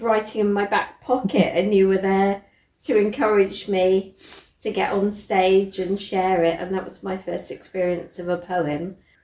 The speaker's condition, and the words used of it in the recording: No condition.